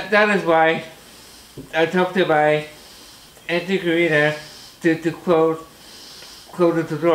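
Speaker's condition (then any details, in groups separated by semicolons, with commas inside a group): Muscular dystrophy, Duchenne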